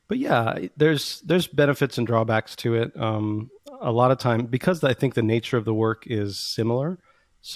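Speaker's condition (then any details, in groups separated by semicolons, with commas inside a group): No condition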